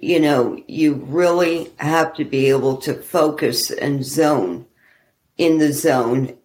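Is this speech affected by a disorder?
Yes: ALS; walking impaired.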